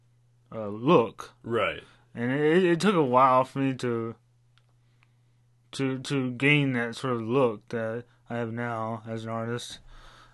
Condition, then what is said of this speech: Parkinson's disease. It's a neurological and muscular disorder. It affects my speech.